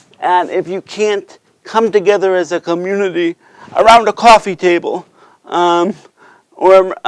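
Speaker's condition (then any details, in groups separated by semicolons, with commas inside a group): Cerebral palsy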